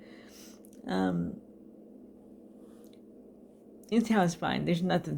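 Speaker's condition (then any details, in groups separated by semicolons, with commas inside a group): Cerebral palsy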